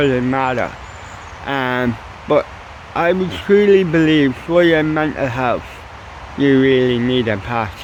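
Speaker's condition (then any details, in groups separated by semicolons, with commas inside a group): Cerebral palsy; mild, ataxic type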